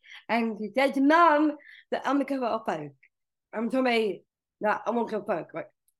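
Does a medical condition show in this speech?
Yes: Down syndrome; present from birth, major heart surgery.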